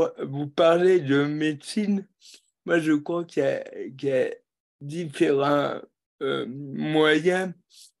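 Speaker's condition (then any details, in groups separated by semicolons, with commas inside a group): Cerebral palsy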